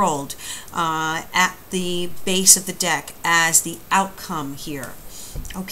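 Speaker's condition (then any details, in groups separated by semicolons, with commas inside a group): No condition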